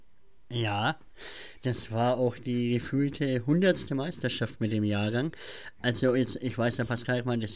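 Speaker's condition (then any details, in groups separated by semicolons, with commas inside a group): Cleft palate; since childhood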